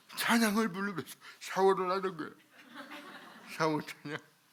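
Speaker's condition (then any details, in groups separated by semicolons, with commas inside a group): Cerebral palsy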